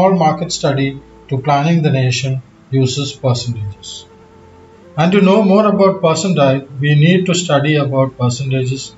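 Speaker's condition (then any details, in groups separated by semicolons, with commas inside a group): No condition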